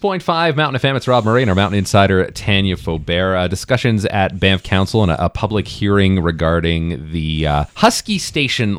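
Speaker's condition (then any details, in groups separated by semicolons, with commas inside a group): No condition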